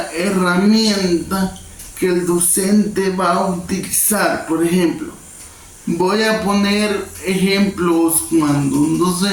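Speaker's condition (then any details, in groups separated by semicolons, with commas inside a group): Cerebral palsy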